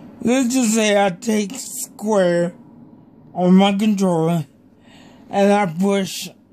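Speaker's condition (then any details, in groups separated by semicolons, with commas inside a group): Cerebral palsy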